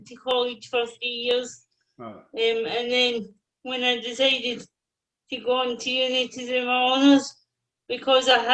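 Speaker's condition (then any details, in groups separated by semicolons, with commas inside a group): Cerebral palsy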